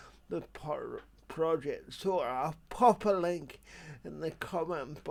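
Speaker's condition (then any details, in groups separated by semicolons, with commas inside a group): Cerebral palsy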